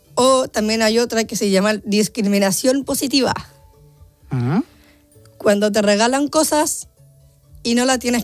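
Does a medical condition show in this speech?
Yes: Down syndrome; congenital; adult, aged 30.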